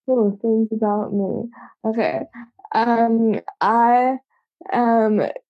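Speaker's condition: Cerebral palsy; congenital, from birth, age 25

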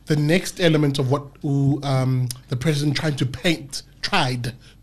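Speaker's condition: No condition

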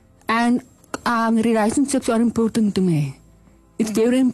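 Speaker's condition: Deafness with cochlear implants, severe; 97% hearing loss, hearing aids at age 2 raised hearing to 40%, now bilateral cochlear implants; hearing about 80% with bilateral cochlear implants, lip reads, relies on body language, hears music better; learned early to speak like hearing person, mother Bonita drew out language, not natural

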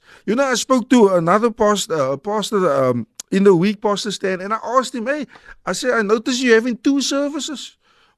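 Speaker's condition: No condition

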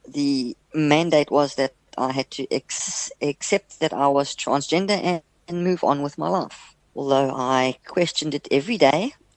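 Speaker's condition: Stutter; stutter developed in childhood with onset of depression, caused by depression, quite bad; lessened after medical and social transition with hormone replacement therapy from age 37; quite a bad stutter earlier, now almost not noticeable; repeated sounds, prolonged sounds

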